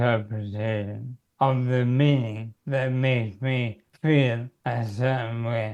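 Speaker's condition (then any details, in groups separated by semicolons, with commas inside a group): Motor neurone disease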